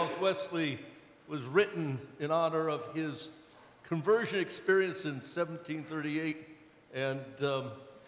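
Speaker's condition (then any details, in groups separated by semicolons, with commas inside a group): No condition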